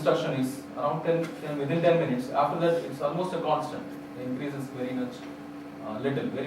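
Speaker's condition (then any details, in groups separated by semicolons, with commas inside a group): No condition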